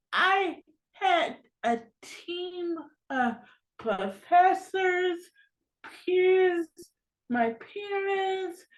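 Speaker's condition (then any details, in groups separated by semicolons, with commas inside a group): Cerebral palsy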